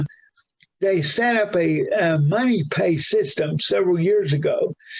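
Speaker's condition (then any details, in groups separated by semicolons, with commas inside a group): Cerebral palsy, severe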